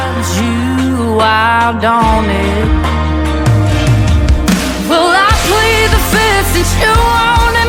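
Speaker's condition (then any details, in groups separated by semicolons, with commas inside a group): No condition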